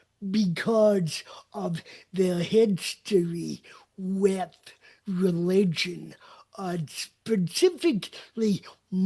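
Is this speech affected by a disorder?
Yes: cerebral palsy; uses walker and wheelchair.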